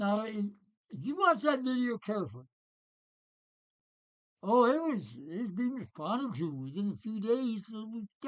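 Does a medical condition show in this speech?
Yes: Parkinson's.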